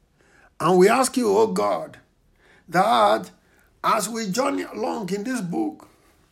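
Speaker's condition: No condition

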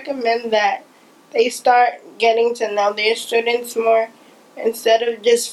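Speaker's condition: Cerebral palsy

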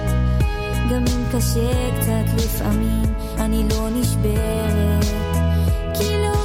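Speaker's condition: No condition

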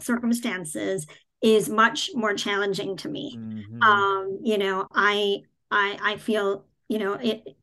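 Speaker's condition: Cleft palate, cleft palate without cleft lip; not visible

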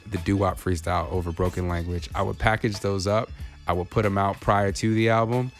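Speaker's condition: No condition

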